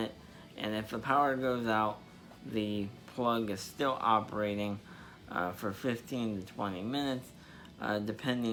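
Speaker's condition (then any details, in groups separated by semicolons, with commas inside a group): Cerebral palsy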